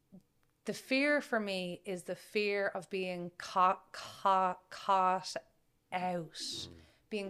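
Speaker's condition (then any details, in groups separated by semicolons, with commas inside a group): Stammer; stammer since childhood, group therapy in 20s, Dublin Adult Stuttering (DAS), Dr. Jonathan Linklater; stammers more when anxious, sometimes hides stammer, still fears being caught out; once tried passing as fluent, voluntary stammering since 20, early in interactions; repeated sounds, prolonged sounds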